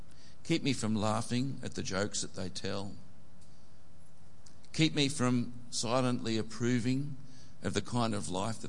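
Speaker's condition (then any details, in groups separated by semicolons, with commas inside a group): No condition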